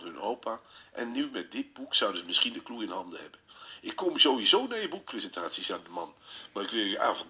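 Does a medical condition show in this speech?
No.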